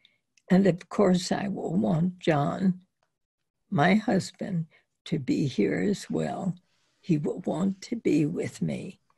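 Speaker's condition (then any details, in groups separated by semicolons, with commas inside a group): Spasmodic dysphonia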